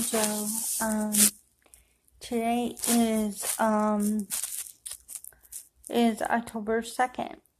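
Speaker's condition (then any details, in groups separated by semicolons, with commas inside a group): Cerebral palsy; affects walking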